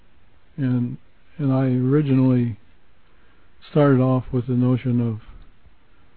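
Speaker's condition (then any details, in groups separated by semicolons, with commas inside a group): Parkinson's; onset 2003 as minor arm tremor, age 69, progressed to barely moving before medication; low dose Mirapex, yoga, Bowen therapy, John Coleman's alternative approach, limited food intake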